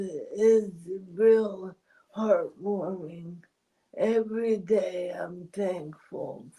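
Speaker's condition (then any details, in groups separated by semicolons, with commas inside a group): ALS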